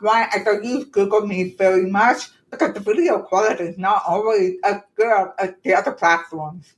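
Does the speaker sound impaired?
Yes: profound deafness; born profoundly deaf, hearing aids until 30s, one cochlear implant after youngest child, weeks post-surgery dizziness; one cochlear implant aids lip reading, noise defeats it, other ear unaided, reprogrammed after upgrades; deaf accent, listeners notice, childhood speech therapy at UT Dallas Cellular Center, ended by middle school.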